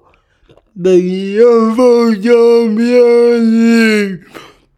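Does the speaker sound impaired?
Yes: cerebral palsy; speech can be hard sometimes.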